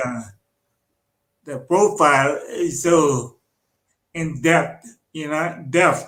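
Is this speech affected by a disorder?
Yes: cerebral palsy.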